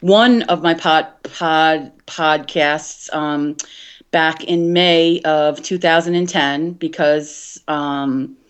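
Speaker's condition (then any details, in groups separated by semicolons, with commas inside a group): Stuttering; stuttering since childhood, onset around age five, covert into early 40s, hiding meant not talking; open about stuttering for about six years, considers self bivert; repetitions of whole words, part-words and phrases, Concerned, frequent um fillers; repeated sounds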